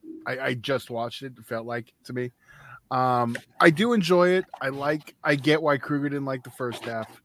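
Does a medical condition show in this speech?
No.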